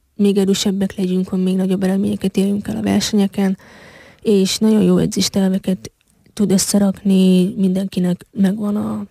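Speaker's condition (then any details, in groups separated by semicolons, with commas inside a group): Hearing impairment (deaf); uses hearing device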